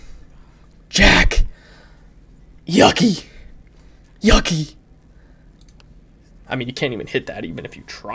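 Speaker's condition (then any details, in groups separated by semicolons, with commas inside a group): No condition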